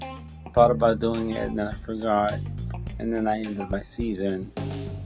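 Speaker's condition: Cerebral palsy

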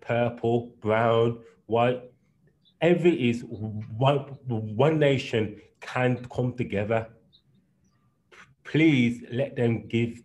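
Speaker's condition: Stutter; stutter since school years, much worse in childhood, had special help with breathing control and speaking; stutter persists, milder than in school years; cannot talk straight, tries to speak slowly, needs time to speak; prolonged sounds, blocks

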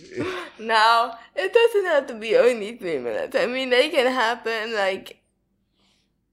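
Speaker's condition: Cerebral palsy, spastic quadriplegic

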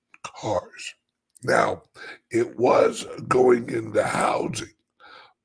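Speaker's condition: Chronic voice problem; stiff voice box

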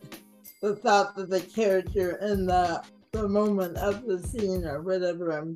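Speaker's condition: Cerebral palsy; mildly affects speaking and gait

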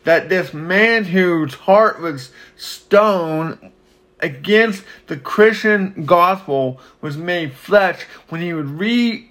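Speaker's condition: Cerebral palsy

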